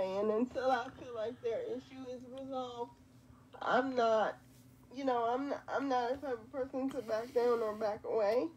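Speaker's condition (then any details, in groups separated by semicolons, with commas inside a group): Quadriplegic cerebral palsy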